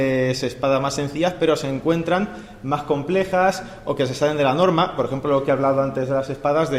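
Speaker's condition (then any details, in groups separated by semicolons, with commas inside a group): No condition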